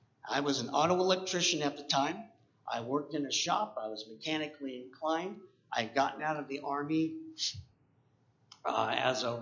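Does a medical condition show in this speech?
Yes: cleft palate; 7 years of speech therapy, oral appliance once worn to help speak properly.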